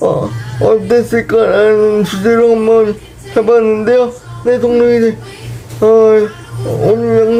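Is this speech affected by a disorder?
Yes: brain lesion disability.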